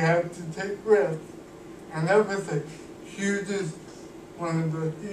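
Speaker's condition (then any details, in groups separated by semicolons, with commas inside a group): Cerebral palsy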